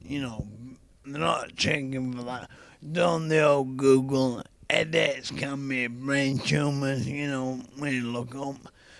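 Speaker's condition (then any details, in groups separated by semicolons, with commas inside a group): ALS; young onset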